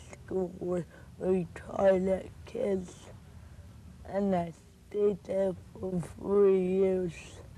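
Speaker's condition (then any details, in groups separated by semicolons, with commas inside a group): Cerebral palsy; speech improved over past year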